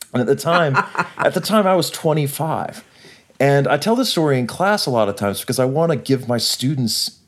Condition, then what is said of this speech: No condition.